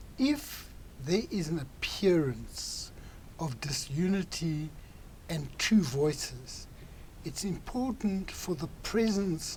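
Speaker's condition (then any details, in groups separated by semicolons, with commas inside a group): No condition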